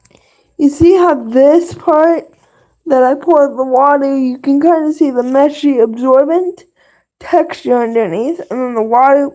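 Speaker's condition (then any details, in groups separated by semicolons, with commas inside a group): Cerebral palsy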